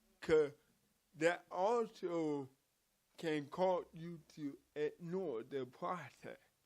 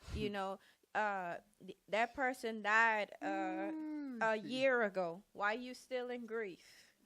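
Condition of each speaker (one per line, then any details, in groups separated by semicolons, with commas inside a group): Cerebral palsy; from birth
No condition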